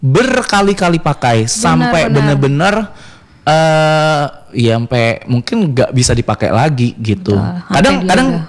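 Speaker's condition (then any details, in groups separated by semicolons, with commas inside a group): No condition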